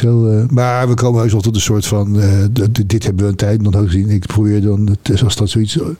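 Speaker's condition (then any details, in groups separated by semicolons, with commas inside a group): Parkinson's disease; progressive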